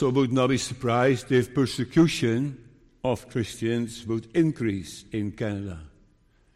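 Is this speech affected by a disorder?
Yes: Parkinson's disease; sometimes stutters and blurs words, still preaching.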